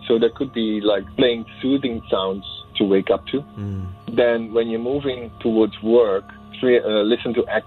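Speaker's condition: No condition

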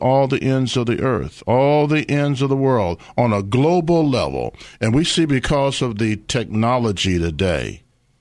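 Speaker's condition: No condition

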